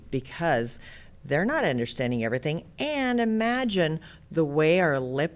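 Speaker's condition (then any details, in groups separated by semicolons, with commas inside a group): No condition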